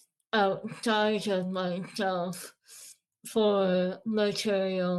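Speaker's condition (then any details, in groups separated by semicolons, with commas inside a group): Moebius syndrome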